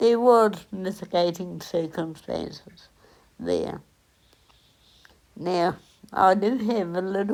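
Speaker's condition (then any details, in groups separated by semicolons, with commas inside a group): Cerebral palsy; onset at 8 days old; lifelong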